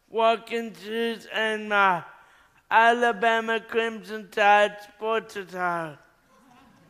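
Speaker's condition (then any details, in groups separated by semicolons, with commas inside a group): Cerebral palsy; three botox shots every 3 months at Vanderbilt relax arm muscles, allow straightening arm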